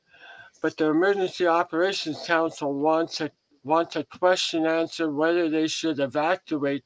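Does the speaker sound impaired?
Yes: head and neck cancer surgery; large tumor removed from side of neck, reconstructive surgery, crooked head since; survivor, about 14 years since diagnosis, 43% five-year survival odds then; ongoing throat challenges.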